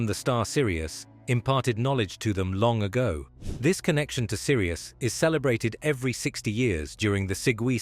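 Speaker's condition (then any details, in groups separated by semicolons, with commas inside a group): No condition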